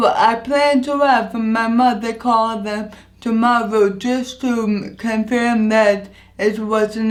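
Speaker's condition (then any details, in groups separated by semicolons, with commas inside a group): Anoxic brain injury; injury affects voice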